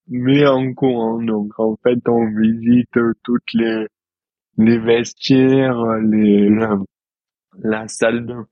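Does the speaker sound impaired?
Yes: dystonia; neurological movement disorder, present since birth, rare, affects fine motor skills, judo from age three to offset motor troubles; 24 years old, about 24 years since onset; speech difficulties.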